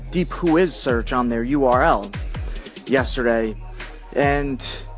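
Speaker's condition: No condition

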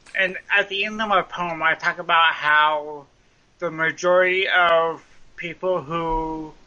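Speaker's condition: Cerebral palsy, mild; may sound drunk

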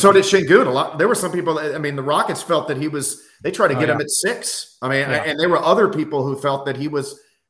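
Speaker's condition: No condition

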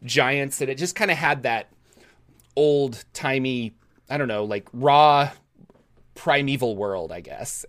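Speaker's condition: No condition

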